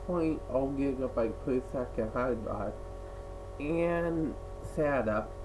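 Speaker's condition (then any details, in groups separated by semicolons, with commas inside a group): Cerebral palsy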